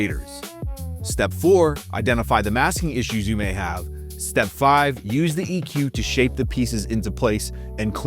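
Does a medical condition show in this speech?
No.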